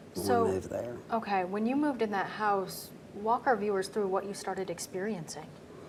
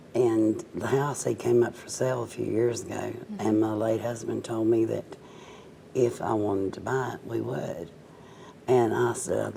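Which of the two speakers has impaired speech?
The second: cerebral palsy, mild; cerebral palsy from birth, physical form.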